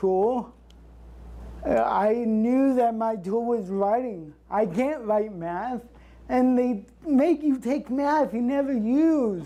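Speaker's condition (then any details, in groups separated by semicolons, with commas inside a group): Cerebral palsy; since birth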